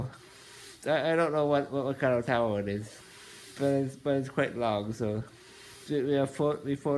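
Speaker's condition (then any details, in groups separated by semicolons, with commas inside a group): Muscular dystrophy, Duchenne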